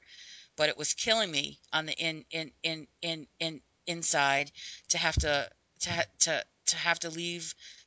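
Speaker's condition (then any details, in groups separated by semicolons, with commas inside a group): Stuttering; stuttering first remembered around age five, covert most of adult life, open about it for about 4 years; stutters openly, discloses stuttering at work and to students, lets stuttering come out; hid stuttering by avoiding talking and switching words, later slipping out more; repeated sounds, repeated words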